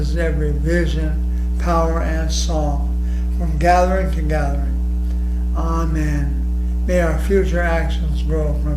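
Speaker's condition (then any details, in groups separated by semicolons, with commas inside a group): ALS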